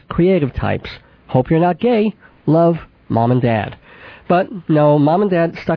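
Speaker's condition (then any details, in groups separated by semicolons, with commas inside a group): Cleft palate with lisp, cleft lip and palate, mild; mild residual lisp, sibilant s, voice not especially nasal, childhood consonants formed via sinuses, back of throat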